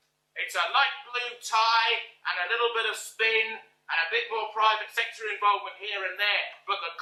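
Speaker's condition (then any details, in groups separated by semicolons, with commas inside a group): No condition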